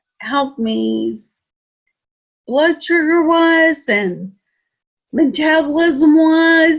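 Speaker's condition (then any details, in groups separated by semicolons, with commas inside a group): Friedreich's ataxia; difficulty drinking and swallowing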